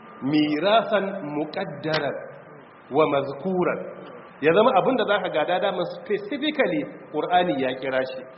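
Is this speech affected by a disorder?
No.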